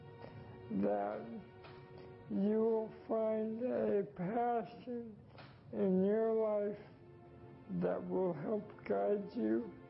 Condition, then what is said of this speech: ALS (motor neuron disease). He's tough to understand his voice because he was diagnosed with ALS, Lou Gehrig's disease.